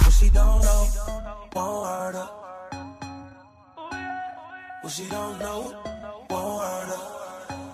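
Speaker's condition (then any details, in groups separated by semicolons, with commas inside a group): No condition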